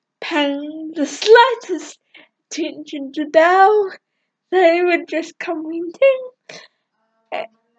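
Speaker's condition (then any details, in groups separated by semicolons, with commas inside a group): Cerebral palsy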